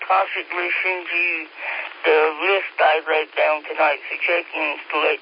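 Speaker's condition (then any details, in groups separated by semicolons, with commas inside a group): Speech impediment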